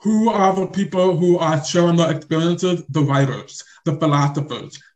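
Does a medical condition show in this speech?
Yes: deaf or hard of hearing; on deaf spectrum.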